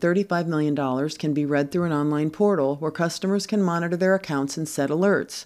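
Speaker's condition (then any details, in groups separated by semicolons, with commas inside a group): No condition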